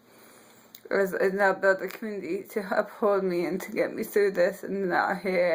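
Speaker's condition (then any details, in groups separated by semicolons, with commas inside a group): Dystonia with parkinsonism, severe; combined with parkinsonism, basal ganglia damage, foot contracture; progressive, fatigue, pain, foot surgery planned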